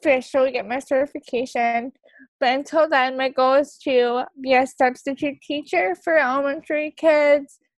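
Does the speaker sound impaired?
Yes: cerebral palsy; wheelchair use.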